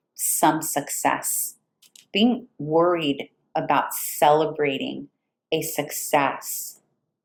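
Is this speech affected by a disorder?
No.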